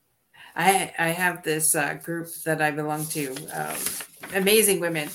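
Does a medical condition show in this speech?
No.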